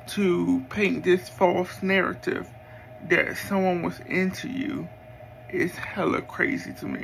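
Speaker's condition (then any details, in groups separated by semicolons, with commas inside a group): Cerebral palsy; speech is not the best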